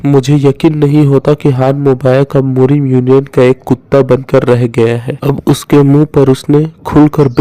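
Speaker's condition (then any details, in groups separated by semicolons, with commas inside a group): No condition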